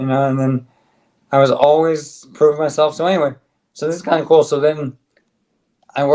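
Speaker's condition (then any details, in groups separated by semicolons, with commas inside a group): ALS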